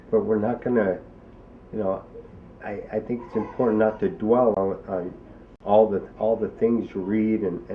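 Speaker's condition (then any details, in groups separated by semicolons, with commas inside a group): ALS; onset in arms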